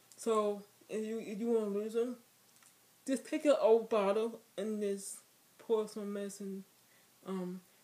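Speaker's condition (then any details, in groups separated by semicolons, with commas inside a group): Speech impairment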